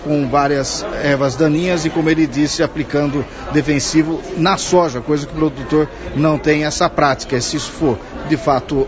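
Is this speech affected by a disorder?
No.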